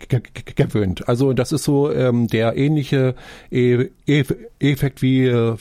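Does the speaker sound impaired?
Yes: stuttering; here repeated sounds, prolonged sounds, blocks.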